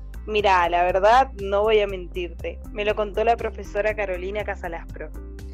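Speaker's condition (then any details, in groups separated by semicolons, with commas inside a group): No condition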